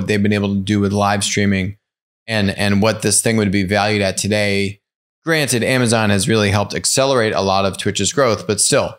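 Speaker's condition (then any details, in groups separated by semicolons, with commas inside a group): No condition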